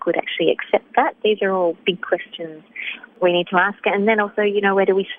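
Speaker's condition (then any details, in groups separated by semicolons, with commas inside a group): No condition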